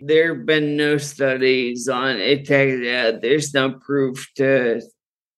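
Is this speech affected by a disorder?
Yes: Friedreich's ataxia; genetic neuromuscular condition, present from birth, normal childhood, slowly worsening, diagnosed in college; progressive, managed with cannabis for neuropathic pain, muscle relaxing, sleep; ataxia worse when not well-rested.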